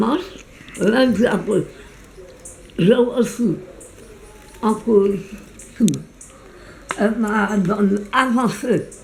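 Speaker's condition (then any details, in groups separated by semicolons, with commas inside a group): Meige syndrome; blepharospasm and oromandibular dystonia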